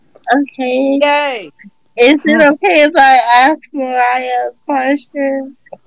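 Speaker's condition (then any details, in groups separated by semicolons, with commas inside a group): Cerebral palsy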